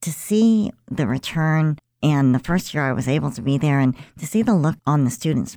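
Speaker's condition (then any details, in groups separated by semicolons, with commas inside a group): Cleft lip and palate; present since birth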